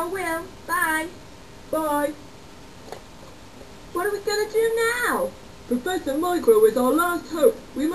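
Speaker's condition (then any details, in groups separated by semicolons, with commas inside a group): No condition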